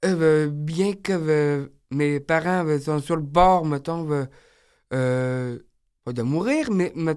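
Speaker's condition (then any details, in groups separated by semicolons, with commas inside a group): Down syndrome; age 30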